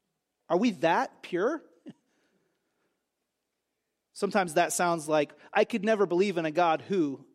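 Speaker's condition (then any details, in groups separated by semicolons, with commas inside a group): No condition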